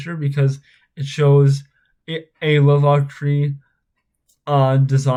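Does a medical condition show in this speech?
Yes: spastic cerebral palsy.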